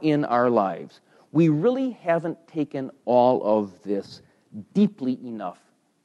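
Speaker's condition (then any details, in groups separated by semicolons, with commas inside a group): No condition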